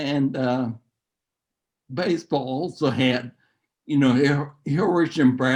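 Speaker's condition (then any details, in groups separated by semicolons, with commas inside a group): Neurological disease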